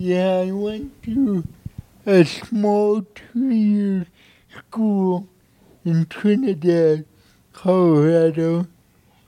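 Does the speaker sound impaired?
Yes: cerebral palsy; from birth, brain injury disrupting messages between brain and body, therapy in childhood.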